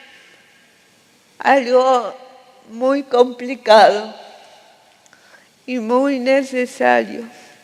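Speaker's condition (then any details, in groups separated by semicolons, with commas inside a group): Cerebral palsy; respiratory arrest at birth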